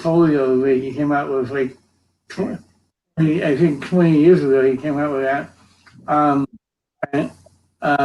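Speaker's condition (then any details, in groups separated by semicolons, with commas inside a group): Cerebral palsy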